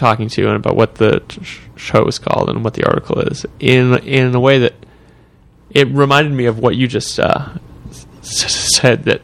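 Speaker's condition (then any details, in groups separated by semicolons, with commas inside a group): Stuttering; adult stuttering since childhood, now age 26; finds this stuttering podcast setting more comfortable for speaking; repeated sounds, repeated words, prolonged sounds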